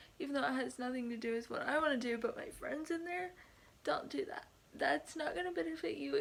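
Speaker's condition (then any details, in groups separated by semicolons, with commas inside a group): Cerebral palsy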